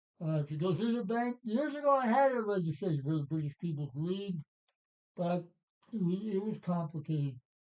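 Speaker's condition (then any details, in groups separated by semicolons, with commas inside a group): Parkinson's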